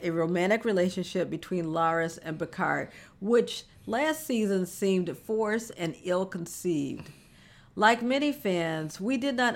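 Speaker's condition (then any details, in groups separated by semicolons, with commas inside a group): No condition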